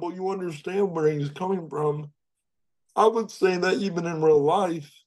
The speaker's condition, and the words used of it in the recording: Cerebral palsy. It kind of helped, kind of messes my speech just a ... form.